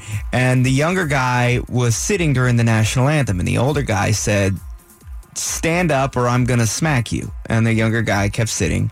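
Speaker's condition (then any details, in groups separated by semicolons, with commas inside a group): No condition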